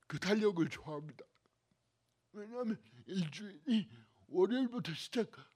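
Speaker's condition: Cerebral palsy; may need reoperation

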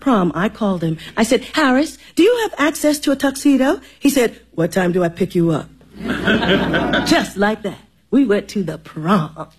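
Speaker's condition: No condition

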